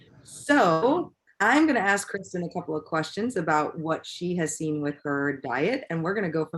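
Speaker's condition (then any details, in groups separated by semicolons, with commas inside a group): No condition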